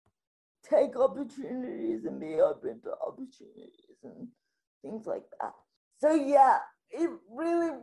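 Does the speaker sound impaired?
Yes: spastic quadriplegic cerebral palsy; from being born three months premature.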